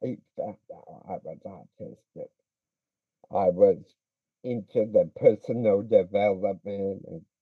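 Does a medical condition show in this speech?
Yes: speech impediment; weaker-looking muscles in childhood.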